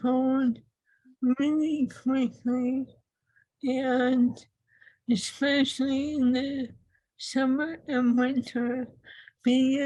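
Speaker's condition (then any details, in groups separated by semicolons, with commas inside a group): ALS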